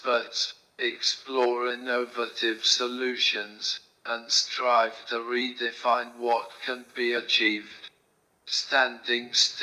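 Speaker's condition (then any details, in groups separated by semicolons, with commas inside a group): Motor neurone disease; right hand onset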